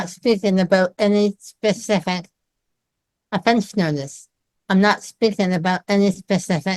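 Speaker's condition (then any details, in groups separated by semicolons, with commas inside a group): Myasthenia gravis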